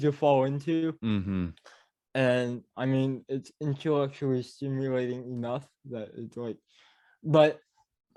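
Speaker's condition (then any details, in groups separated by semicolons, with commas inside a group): Cerebral palsy; caused by birth trauma, spinal damage; mild; mild speech impediment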